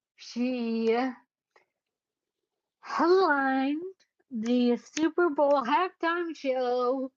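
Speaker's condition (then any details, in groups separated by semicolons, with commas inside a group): Cerebellar ataxia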